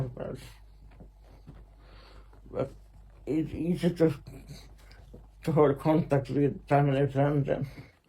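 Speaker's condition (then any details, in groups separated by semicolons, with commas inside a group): Muscular Parkinson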